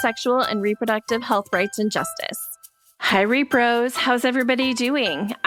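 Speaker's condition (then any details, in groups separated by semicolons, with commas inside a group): No condition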